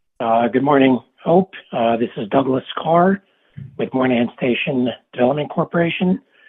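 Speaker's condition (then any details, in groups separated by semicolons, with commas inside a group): No condition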